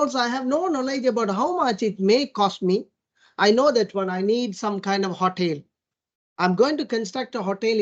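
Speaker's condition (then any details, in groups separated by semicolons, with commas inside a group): No condition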